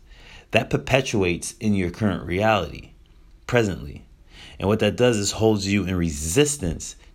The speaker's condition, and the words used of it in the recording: No condition.